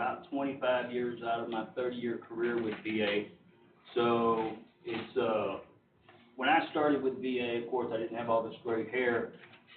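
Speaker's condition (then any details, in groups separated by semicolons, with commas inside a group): No condition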